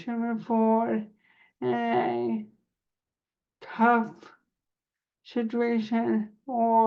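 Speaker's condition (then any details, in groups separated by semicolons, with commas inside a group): Cerebral palsy; spasticity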